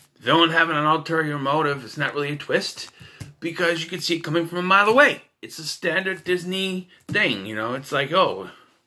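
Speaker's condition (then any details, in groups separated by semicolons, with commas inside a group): No condition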